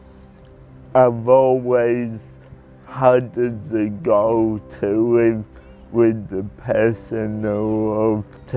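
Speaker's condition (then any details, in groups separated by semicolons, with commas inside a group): Cerebral palsy; early prognosis of never talking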